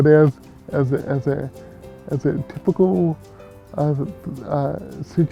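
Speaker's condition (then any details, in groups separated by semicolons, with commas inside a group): Cerebral palsy; from birth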